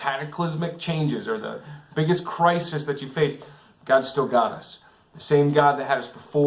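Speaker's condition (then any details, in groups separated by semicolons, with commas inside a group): No condition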